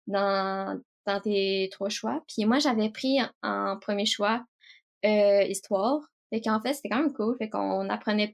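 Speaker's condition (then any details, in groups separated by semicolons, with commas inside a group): Stuttering; stuttering diagnosed around age four, several speech therapists since primary school, therapy aided acceptance; age 18, much better in recent years, some less good days, harder at end of school year; may get stuck, some blocks during presentations, similar in English and French; repeated words, prolonged sounds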